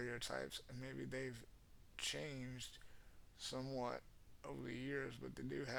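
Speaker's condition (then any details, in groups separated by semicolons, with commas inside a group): Cerebral palsy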